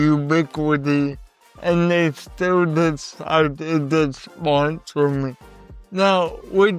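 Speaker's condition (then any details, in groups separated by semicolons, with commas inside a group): Cerebral palsy; voice often not understood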